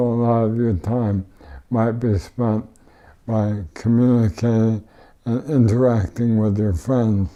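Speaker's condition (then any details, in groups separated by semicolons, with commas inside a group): ALS; power wheelchair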